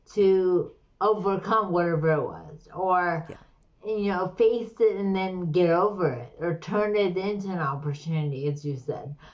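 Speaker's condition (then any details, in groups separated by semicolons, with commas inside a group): Slurred speech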